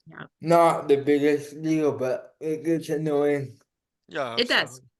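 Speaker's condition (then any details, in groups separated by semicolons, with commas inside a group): Cerebral palsy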